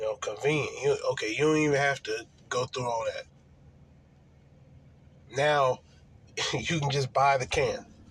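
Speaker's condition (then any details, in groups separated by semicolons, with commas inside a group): No condition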